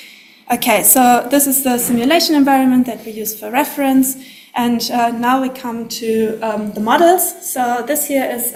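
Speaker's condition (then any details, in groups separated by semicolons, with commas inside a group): No condition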